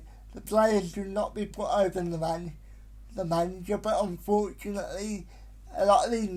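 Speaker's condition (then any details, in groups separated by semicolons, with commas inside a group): Cerebral palsy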